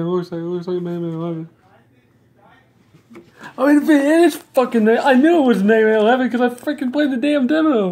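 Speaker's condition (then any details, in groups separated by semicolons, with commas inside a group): Cerebral palsy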